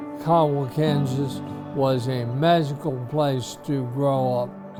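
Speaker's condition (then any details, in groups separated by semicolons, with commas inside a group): ALS; few months since diagnosis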